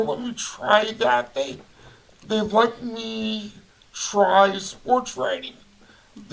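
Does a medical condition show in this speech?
Yes: cerebral palsy; voice affected.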